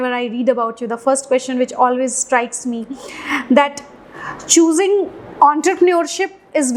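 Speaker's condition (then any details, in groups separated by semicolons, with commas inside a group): No condition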